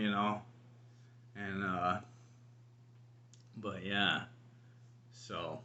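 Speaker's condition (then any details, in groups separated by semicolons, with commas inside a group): ALS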